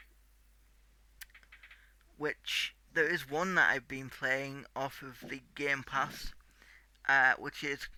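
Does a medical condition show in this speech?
Yes: cerebral palsy; tight muscles.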